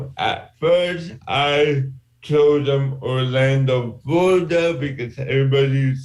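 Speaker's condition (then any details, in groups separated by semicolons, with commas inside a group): Cerebral palsy; from birth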